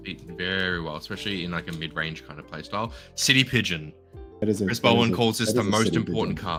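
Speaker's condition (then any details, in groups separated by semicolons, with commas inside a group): No condition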